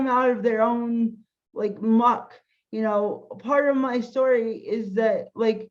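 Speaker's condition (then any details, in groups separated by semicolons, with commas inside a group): Cerebral palsy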